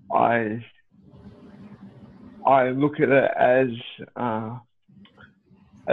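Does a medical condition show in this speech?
Yes: cerebral palsy.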